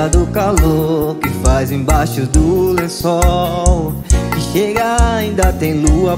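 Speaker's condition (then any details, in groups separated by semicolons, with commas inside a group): No condition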